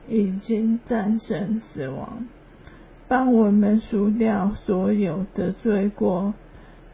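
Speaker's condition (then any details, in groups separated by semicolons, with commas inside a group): ALS; slower speech, quieter voice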